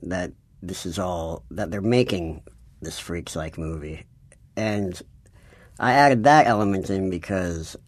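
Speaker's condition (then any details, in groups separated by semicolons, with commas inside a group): Cleft palate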